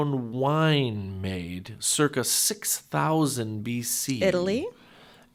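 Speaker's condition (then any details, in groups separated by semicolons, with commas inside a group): No condition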